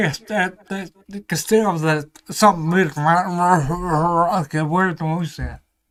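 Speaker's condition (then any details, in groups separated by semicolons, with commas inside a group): Ataxia; may slur speech, may sound drunk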